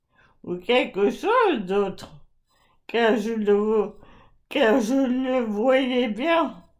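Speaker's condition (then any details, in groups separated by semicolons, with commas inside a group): ALS (Charcot's disease); progressive muscle atrophy throughout body, leading toward complete paralysis; sees speech therapist; voice very severely affected, gradually deteriorating, articulation problems, not a mental impairment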